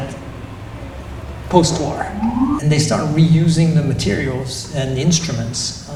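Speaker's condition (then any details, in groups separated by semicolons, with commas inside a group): No condition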